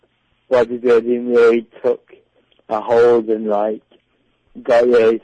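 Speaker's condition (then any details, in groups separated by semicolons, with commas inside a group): Cerebral palsy; cerebral palsy from birth, predicted never to walk, walked with walking frame, prone to rounded shoulders; delayed development and talking, speech therapy paid by parents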